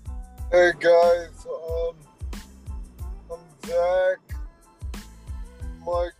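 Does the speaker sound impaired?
Yes: cerebral palsy; uses walker at school since about fourth grade.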